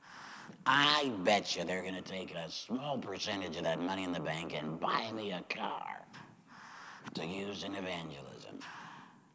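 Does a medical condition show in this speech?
Yes: laryngectomy; chemo and radiation; says used to serve God with voice.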